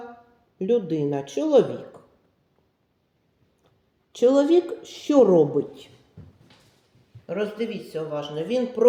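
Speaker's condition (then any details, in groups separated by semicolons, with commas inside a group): No condition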